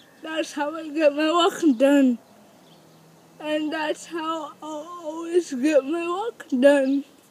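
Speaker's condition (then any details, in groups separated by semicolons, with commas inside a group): Cerebral palsy; birth oxygen deprivation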